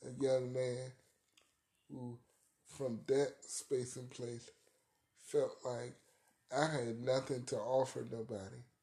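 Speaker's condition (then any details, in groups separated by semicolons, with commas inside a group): Cerebral palsy; arthritis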